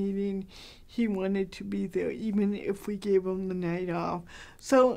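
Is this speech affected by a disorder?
Yes: cerebral palsy, mild; hard to understand.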